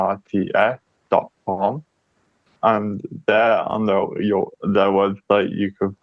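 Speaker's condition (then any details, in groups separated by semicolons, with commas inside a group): Cerebral palsy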